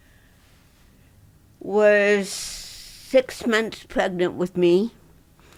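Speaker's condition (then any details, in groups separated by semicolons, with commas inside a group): Dystonia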